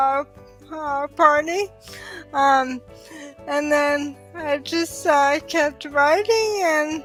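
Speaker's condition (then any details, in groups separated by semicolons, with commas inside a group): ALS; sporadic form, onset in pinky finger; over 5 years since onset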